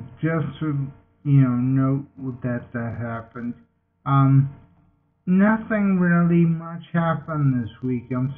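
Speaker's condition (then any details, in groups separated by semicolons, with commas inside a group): Multiple sclerosis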